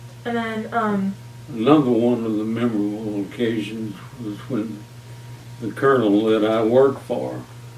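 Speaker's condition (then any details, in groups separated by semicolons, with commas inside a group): Parkinson's disease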